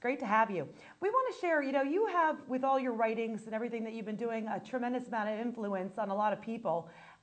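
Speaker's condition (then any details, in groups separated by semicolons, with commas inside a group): No condition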